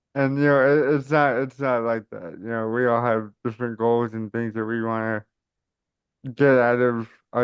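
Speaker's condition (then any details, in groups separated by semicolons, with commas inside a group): Cerebral palsy; caused by stroke at birth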